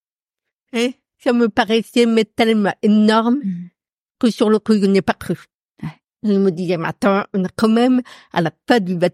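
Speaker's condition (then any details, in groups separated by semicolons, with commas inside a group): Profound congenital deafness; accent from deafness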